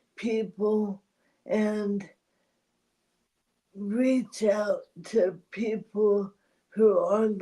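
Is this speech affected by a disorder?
Yes: ALS; two neck discs replaced; voice strains with talking, needs voice rest.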